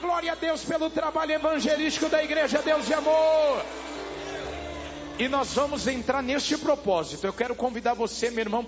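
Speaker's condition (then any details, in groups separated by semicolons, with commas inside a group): No condition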